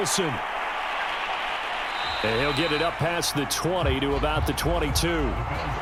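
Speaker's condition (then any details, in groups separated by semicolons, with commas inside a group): No condition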